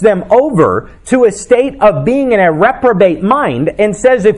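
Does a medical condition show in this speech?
No.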